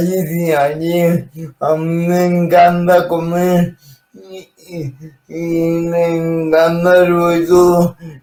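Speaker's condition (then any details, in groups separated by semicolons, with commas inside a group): Cerebral palsy; wheelchair user, possible spasticity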